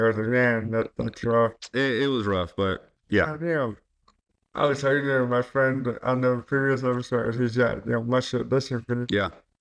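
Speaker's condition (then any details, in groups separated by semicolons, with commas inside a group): Cerebral palsy; caused by stroke at birth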